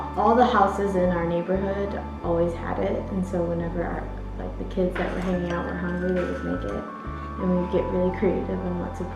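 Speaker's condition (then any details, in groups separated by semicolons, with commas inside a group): No condition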